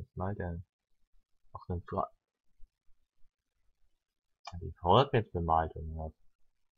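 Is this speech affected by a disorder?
No.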